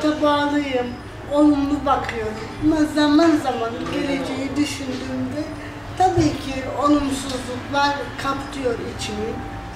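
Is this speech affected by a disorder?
Yes: spastic cerebral palsy; spastic, birth complications, affects walking; walks differently.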